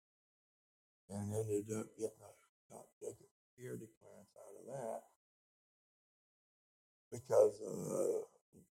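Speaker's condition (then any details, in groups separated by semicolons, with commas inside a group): Speech impediment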